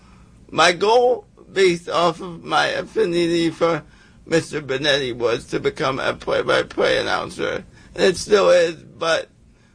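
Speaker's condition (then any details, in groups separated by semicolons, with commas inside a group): Cerebral palsy; congenital, physical disability, hand visibly affected, unable to play mainstream sports as child, attended Viscardi School; sought better speaking for play-by-play, attended Toastmasters, hired speaking coach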